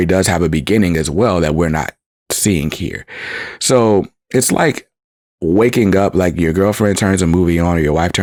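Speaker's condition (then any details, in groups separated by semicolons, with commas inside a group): No condition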